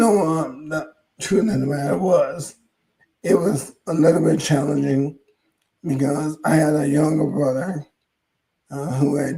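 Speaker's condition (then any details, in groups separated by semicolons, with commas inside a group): ALS; hoarse voice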